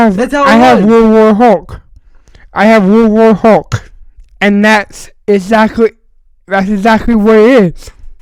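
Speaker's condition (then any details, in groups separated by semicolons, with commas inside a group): Cerebral palsy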